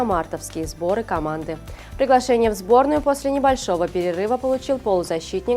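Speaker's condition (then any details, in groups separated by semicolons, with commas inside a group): No condition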